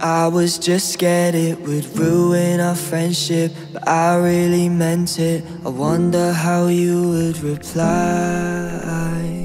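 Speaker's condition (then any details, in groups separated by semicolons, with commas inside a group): No condition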